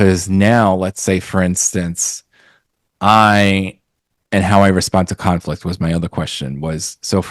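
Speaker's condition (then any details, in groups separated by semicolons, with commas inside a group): No condition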